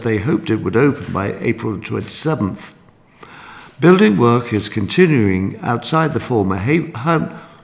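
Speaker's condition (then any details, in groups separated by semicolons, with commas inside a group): No condition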